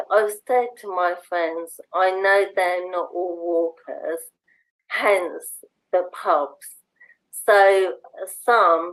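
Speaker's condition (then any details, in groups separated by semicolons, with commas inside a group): Motor neurone disease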